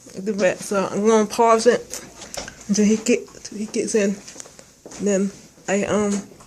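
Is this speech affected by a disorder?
Yes: speech impairment.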